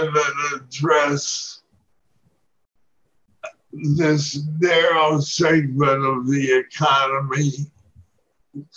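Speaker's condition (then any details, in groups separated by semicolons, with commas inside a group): Parkinson's disease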